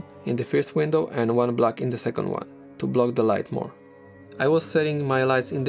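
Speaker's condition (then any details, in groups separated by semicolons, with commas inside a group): No condition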